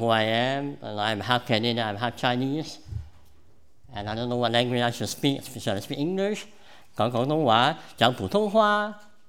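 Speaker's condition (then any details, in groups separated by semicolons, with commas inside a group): Cleft palate; congenital cleft palate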